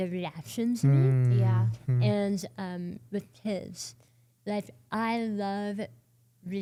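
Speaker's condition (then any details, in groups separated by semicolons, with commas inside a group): Oral cancer, partial glossectomy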